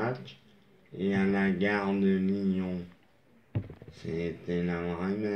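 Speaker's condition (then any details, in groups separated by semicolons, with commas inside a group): Traumatic brain injury; moped accident; about 15 years since injury, injured at 15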